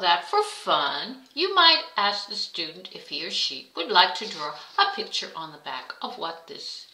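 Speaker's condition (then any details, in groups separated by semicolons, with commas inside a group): No condition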